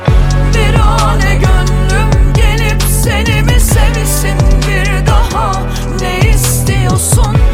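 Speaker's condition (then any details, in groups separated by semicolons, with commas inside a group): No condition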